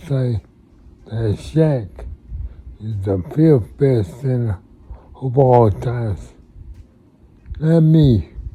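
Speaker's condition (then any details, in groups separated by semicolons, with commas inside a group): Multiple sclerosis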